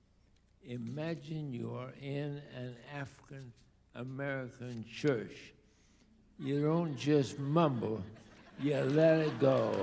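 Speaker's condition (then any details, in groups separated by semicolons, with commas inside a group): ALS; diagnosed about two years ago, late onset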